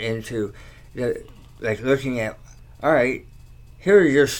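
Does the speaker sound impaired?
Yes: tongue cancer surgery; three or four tongue surgeries, chemotherapy, radiation, long convalescence; slight slur, talks okay.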